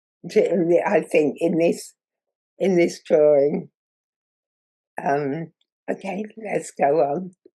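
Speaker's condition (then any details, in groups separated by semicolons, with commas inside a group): Muscular dystrophy; progressive muscle wasting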